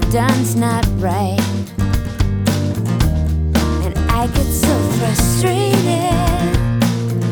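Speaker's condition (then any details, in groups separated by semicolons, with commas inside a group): No condition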